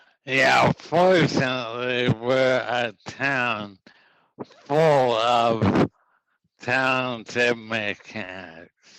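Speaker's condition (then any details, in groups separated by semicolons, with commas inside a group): ALS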